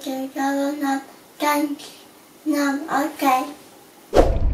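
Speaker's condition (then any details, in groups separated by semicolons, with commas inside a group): Cerebral palsy; cannot walk independently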